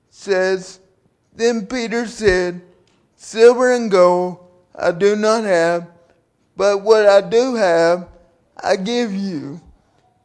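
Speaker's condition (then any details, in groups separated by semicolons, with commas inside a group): Cerebral palsy; from birth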